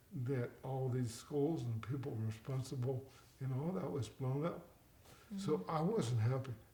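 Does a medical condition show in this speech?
Yes: cerebral palsy, mild; persists into adulthood.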